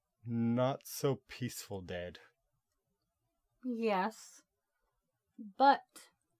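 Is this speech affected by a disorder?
No.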